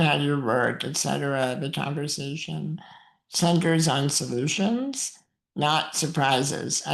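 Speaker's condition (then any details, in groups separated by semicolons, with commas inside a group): Muscular dystrophy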